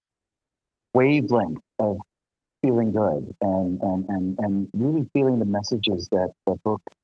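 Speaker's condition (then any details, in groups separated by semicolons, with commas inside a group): No condition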